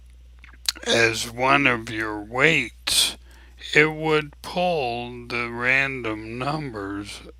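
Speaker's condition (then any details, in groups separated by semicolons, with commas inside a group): ALS; abnormally slow voice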